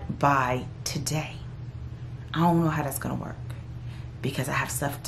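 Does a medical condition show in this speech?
No.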